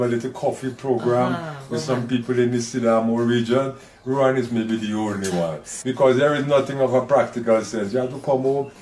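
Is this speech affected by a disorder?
No.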